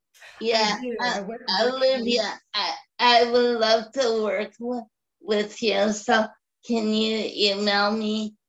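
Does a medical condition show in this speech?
Yes: cerebral palsy.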